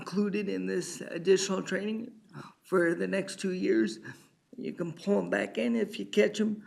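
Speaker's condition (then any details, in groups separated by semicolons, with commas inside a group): Cerebral palsy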